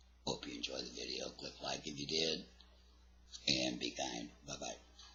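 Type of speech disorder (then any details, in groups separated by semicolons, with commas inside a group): Speech with a voice prosthesis; laryngectomy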